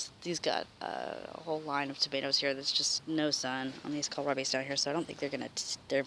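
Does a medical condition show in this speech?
No.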